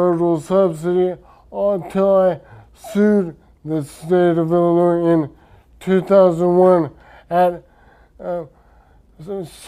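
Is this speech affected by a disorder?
Yes: traumatic brain injury; speech affected.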